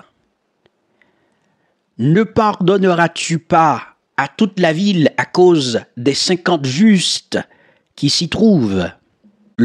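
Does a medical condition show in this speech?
No.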